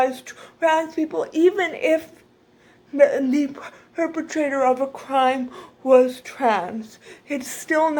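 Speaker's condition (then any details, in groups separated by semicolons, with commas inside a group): Cerebral palsy, severe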